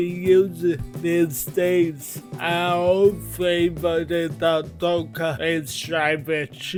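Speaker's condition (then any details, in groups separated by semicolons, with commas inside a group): Cerebral palsy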